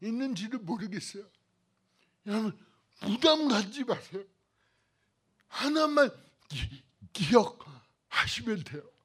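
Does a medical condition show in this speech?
Yes: cerebral palsy; may need reoperation.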